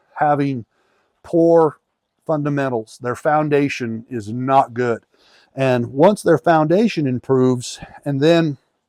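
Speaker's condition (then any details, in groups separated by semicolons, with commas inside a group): No condition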